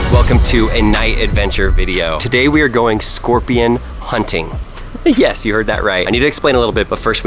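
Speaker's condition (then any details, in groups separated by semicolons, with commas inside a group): No condition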